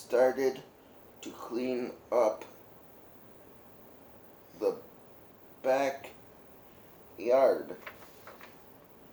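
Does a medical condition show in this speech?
Yes: cerebral palsy.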